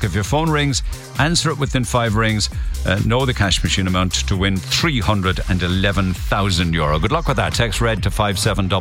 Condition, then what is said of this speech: No condition.